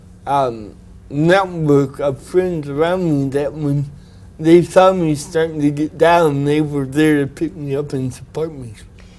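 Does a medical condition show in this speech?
Yes: cerebral palsy.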